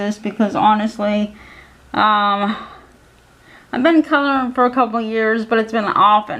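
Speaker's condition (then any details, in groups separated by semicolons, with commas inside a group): Cerebral palsy; physical handicap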